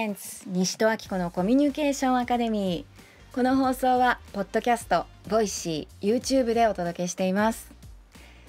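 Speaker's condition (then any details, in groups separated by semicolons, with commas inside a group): No condition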